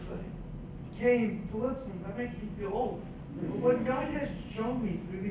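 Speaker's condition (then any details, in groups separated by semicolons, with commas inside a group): Cerebral palsy; scoliosis, spinal rebuild surgery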